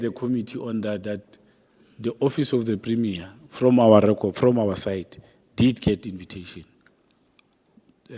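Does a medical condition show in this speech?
No.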